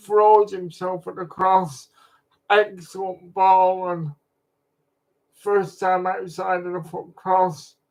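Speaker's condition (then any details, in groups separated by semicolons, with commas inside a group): Cerebral palsy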